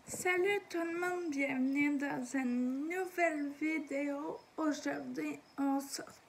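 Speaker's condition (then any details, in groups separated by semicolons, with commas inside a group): Ataxia; degenerative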